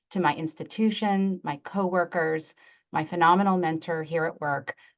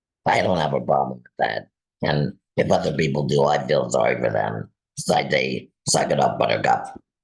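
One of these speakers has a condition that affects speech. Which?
The second: laryngectomy; total laryngectomy and glossectomy, adenoid cystic carcinoma, hyoid removed; two and a half years since surgery; no natural speech, text-to-voice, flat toneless, AI voice clone.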